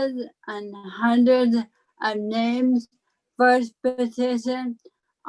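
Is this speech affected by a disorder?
Yes: ALS; slight speech impairment.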